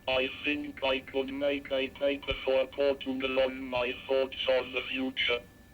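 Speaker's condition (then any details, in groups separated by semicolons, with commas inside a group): Cerebral palsy, speech-generating device; lifelong, affects all muscles including speech muscles; walks with difficulty, can drive; non-speaking, uses sounds, signs, word board, speech synthesizer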